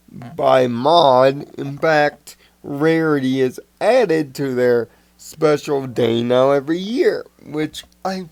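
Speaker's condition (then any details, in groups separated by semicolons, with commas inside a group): Cerebral palsy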